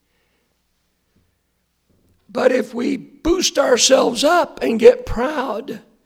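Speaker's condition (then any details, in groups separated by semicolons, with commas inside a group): Hoarseness after vocal cord surgery; hoarse voice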